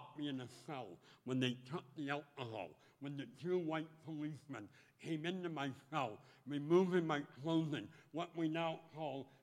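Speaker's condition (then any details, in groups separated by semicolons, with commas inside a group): Speech impediment; mirror under lips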